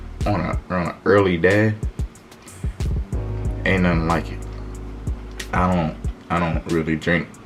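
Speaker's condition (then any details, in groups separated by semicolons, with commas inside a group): No condition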